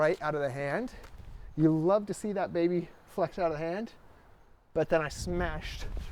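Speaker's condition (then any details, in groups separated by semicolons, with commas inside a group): No condition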